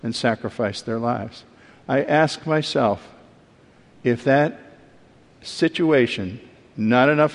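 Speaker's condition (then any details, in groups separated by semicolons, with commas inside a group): No condition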